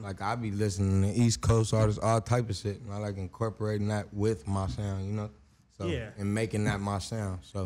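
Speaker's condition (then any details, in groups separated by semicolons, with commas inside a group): No condition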